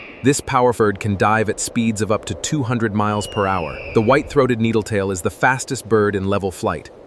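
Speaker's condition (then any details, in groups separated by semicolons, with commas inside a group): No condition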